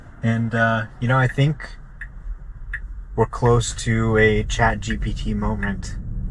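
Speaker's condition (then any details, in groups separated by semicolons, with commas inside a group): No condition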